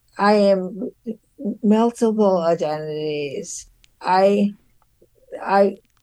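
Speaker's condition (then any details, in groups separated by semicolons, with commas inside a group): Aphasia; aphasia from severe near-fatal stroke, right-side paralysis, no speech at all initially, 3 years regaining independence; about 13 years after stroke, still aphasic; trouble saying intended words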